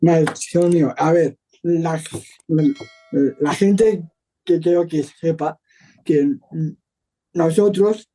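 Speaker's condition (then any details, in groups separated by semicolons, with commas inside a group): Down syndrome; Down syndrome from birth, genetic; attending speech therapy (logopedia) with Sara, prevocational training at association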